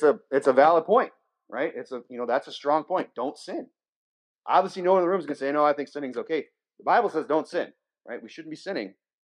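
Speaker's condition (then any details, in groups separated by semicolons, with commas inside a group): No condition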